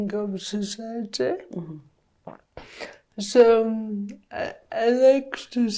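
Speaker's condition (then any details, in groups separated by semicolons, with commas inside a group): Cerebral palsy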